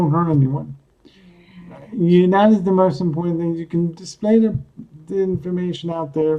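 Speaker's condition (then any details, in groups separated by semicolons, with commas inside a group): Cerebral palsy; speaks coherently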